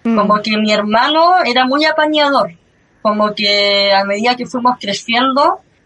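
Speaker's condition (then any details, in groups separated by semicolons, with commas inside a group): Cleft lip and palate; since early childhood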